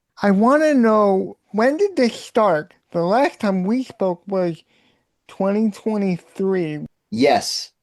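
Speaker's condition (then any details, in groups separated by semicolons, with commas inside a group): Cerebral palsy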